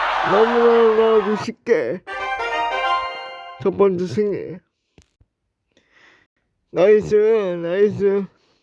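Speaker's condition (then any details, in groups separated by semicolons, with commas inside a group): Brain lesion disability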